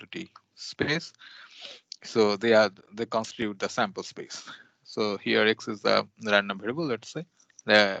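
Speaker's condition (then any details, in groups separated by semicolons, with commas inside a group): No condition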